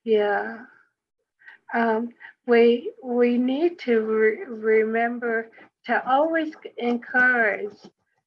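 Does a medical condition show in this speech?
Yes: speech impediment; speech impediment after stroke; possibly a bit slower than before, needs extra time to speak.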